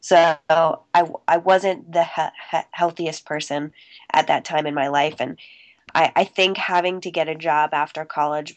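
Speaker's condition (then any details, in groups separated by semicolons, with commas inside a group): Stuttering; covert since childhood, immediate onset soon after starting to talk, school therapy from kindergarten, private therapist; recovering covert, still stutters, American Institute for Stuttering 3-week intensive program, fluency shaping techniques; formerly word switching and avoiding, held back stutters, pushed words out, appeared out of breath; repeated sounds, prolonged sounds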